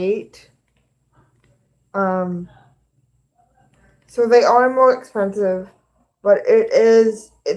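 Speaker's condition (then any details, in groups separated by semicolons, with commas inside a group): Cerebral palsy; both hands affected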